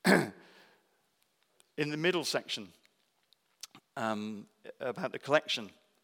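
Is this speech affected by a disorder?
No.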